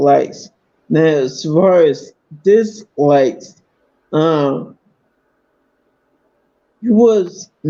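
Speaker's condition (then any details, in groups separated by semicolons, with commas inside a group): Multiple sclerosis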